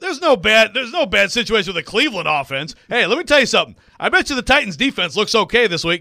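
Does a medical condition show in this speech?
No.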